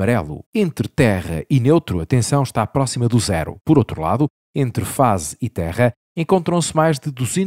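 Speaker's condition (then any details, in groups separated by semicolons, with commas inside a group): No condition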